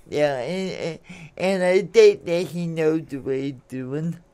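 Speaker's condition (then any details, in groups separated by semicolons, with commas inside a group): Cerebral palsy; speech affected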